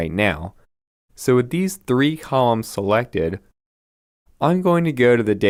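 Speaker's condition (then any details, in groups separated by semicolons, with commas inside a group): No condition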